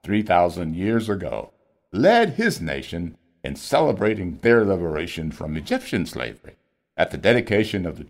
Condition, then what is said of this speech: None; typical speech.